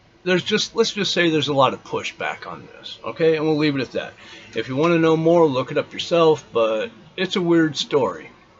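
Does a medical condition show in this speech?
No.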